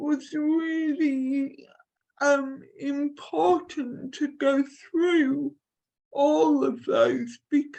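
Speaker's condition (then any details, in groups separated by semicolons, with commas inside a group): Cerebral palsy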